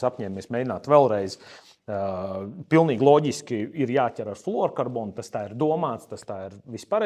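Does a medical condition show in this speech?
No.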